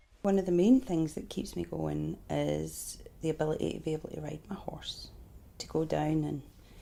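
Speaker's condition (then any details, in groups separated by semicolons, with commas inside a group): No condition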